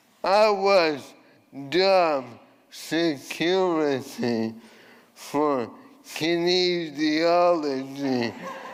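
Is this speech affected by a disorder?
Yes: ALS.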